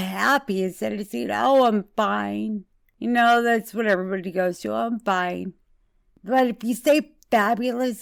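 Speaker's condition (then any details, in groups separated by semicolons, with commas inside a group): Multiple sclerosis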